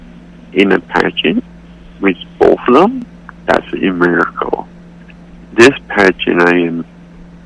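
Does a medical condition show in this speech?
Yes: cerebral palsy; accepts own voice, declined voice surgery due to risk of losing speech.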